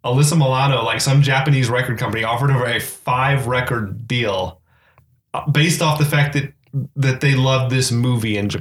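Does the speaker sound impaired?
No.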